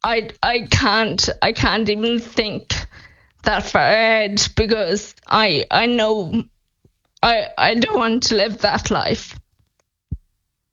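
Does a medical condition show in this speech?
Yes: Friedreich's ataxia; diagnosed at age 12, progressive neurological decline, about 16 years since diagnosis; age 28, losing mobility, neurologically declining monthly, no treatment available; speech deteriorating, voice expected to be lost, voice banked over hours, synthetic voice app on phone.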